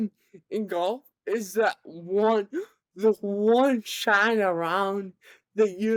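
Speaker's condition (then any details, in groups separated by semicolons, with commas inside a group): Cerebral palsy, severe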